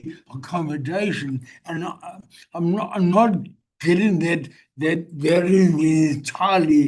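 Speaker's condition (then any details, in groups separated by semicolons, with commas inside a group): Brain injury; wheelchair user; practising walking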